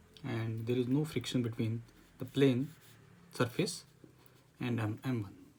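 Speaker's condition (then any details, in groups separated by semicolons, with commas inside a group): No condition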